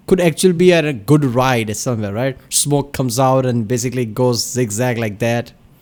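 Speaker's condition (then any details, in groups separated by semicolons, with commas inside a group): No condition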